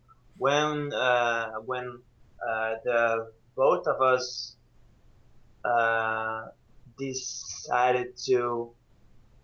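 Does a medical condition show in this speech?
Yes: stuttering; stuttering since age five or six, brother Stuart and third brother also stutter, talking once exhausting; speech therapy about four years ago, now actively working on own stuttering; here prolonged sounds.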